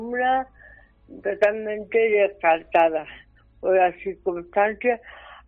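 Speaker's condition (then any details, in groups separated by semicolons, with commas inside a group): Cerebral palsy; brain damage at birth from lack of oxygen, midwife negligence, hospital Virgen de la Salud de Toledo, 47 years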